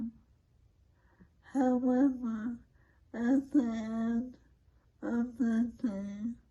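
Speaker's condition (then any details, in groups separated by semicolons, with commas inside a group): ALS; leg onset, lost mobility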